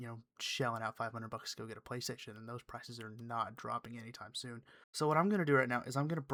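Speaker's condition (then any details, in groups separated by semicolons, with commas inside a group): No condition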